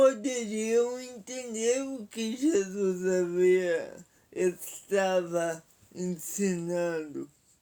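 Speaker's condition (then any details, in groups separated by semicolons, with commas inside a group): Paralysis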